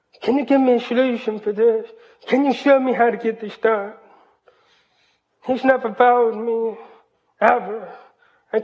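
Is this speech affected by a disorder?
Yes: hearing loss, cochlear implant; hears about 80% with cochlear implant, hears but does not always understand.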